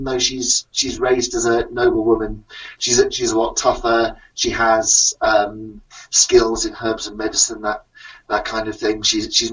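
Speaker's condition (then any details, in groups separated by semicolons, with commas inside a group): No condition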